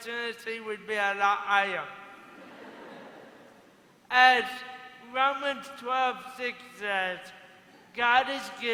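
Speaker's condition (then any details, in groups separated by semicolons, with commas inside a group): Cerebral palsy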